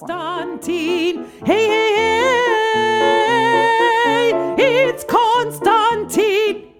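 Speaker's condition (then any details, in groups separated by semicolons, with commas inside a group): No condition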